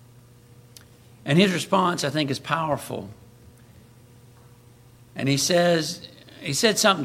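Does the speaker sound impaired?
No.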